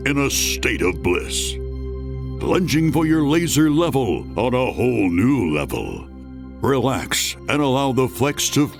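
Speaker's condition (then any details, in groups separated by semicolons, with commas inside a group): No condition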